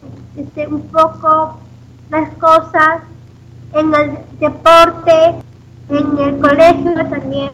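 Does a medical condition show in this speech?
Yes: Down syndrome; self-described good language.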